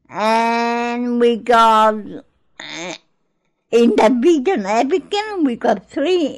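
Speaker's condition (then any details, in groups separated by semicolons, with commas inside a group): Cerebral palsy; began talking after attending Gruella school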